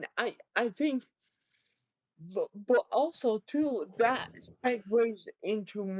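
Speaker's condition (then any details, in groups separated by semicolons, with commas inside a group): Cerebral palsy; present from birth, severe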